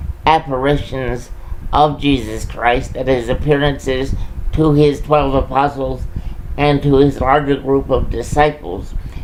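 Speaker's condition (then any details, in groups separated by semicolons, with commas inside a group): Cerebral palsy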